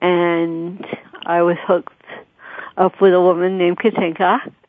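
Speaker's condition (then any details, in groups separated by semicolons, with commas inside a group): Cerebral palsy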